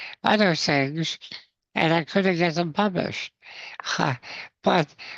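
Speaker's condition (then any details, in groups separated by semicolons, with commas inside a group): Spinal muscular atrophy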